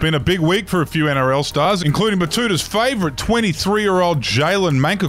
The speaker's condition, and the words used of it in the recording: None; typical speech.